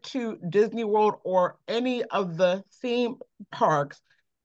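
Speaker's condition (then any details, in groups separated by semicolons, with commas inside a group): Aphasia after stroke; over a year since stroke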